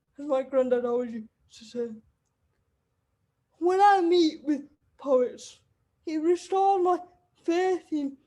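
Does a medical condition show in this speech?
Yes: cerebral palsy; wheelchair user.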